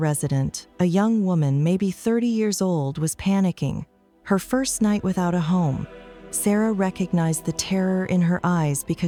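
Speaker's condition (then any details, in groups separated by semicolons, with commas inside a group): No condition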